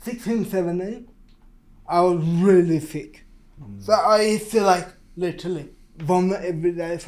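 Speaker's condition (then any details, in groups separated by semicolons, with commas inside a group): Cerebral palsy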